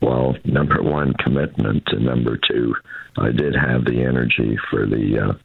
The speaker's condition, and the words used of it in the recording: Throat cancer. The most recent health issue I had was throat cancer, and it's affected my voice, of course.